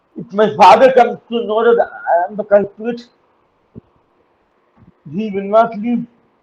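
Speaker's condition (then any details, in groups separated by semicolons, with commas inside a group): Cerebral palsy; uses wheelchair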